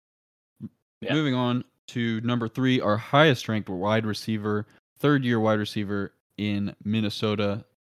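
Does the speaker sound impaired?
No.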